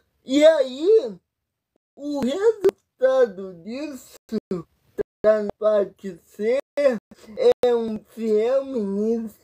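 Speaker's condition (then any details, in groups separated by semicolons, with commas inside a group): Paralysis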